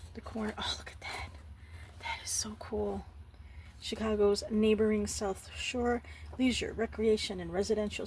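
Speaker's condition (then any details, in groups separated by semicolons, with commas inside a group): No condition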